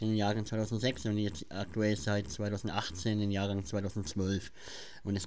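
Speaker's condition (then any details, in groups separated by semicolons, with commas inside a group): Cleft palate; since childhood; speech impediment, mimicked in school when reading aloud, listeners say speech hard to understand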